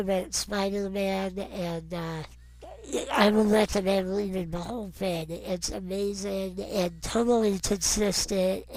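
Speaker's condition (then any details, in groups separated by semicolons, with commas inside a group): Non-progressive muscular dystrophy; non-progressive, very rare form, present from birth; ventilator for breathing and talking over 35 years; relies on ventilator to breathe and talk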